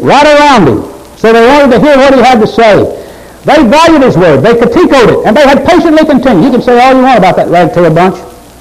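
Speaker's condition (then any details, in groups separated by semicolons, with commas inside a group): No condition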